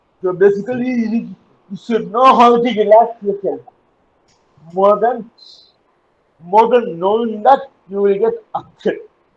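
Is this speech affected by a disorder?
Yes: cerebral palsy; uses wheelchair.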